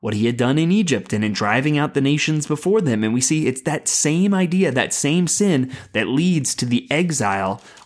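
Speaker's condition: No condition

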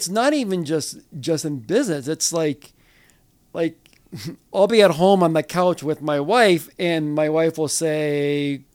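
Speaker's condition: Stuttering; lifelong, possibly genetic; stutters sometimes, worse when animated, anxious or meeting new people, varies day to day, improved with on-camera practice; repeated sounds, repeated words

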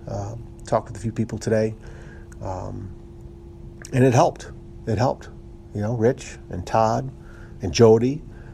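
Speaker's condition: No condition

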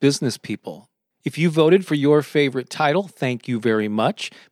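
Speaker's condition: No condition

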